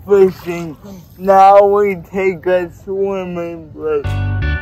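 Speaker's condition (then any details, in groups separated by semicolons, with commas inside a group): Cerebral palsy; voice often not understood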